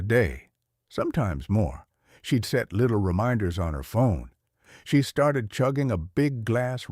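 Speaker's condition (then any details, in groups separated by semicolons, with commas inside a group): No condition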